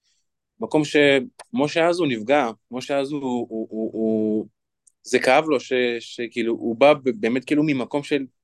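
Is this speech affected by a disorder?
Yes: stuttering; emotional cause from childhood experiences, once barely finished a sentence and a half; ongoing, spoke 16 minutes continuously here, sessions with female therapist, stutterers' organization meetings, self-work; gets stuck on words, tension in breathing, recurs at work, especially on phone calls; here repeated sounds, blocks.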